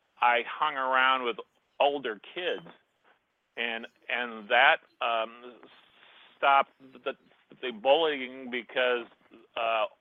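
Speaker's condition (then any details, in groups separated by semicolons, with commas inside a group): Stutter; cerebral palsy; cerebral palsy from birth, very limited use of right side; words flow once involved in topic, host says sounds great; repeated sounds, repeated words, blocks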